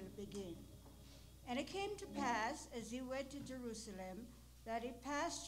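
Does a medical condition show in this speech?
No.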